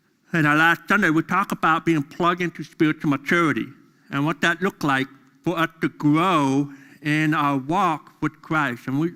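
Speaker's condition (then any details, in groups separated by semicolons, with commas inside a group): Deafness; deaf during school years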